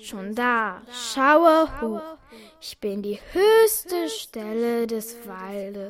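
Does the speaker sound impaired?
No.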